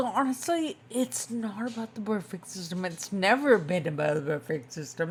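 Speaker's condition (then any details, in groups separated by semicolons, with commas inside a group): Spinocerebellar ataxia type 2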